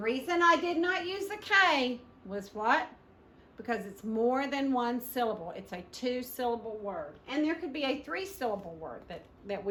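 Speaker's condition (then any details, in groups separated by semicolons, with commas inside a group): No condition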